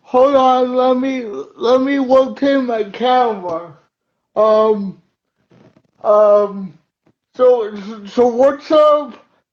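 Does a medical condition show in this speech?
Yes: cerebral palsy; uses wheelchair.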